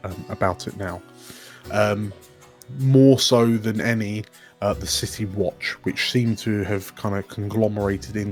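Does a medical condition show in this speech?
No.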